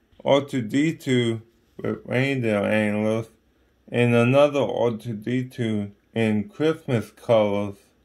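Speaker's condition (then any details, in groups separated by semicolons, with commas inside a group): Ataxic cerebral palsy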